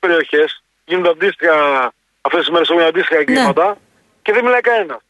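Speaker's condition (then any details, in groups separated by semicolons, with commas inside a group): No condition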